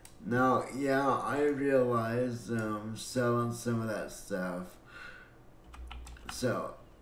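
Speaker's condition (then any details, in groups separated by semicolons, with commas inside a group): Cerebral palsy; breathing fine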